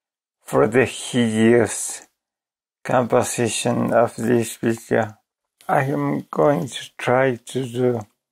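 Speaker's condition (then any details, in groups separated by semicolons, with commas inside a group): ALS; voice severely damaged, hard to understand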